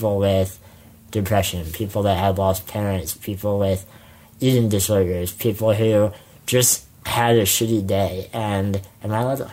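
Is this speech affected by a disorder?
Yes: spinal muscular atrophy; congenital, muscles waste away with age, wheelchair for most of life; jaw tires with prolonged speaking.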